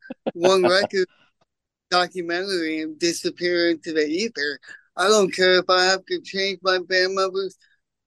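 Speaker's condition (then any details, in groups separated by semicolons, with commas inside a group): Cerebral palsy; congenital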